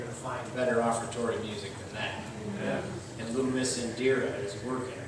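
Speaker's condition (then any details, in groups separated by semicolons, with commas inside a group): No condition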